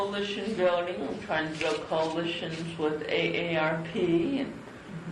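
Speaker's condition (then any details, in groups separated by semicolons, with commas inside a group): Cerebral palsy; from birth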